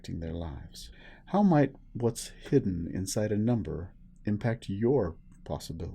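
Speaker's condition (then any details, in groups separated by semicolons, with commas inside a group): No condition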